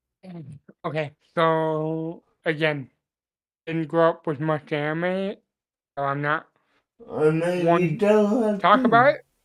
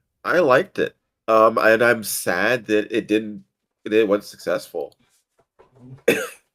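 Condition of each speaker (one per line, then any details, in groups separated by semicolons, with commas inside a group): Cerebral palsy; muscle disability, neuropathy affecting hearing
No condition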